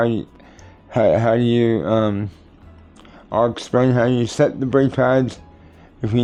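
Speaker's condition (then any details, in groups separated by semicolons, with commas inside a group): Cerebral palsy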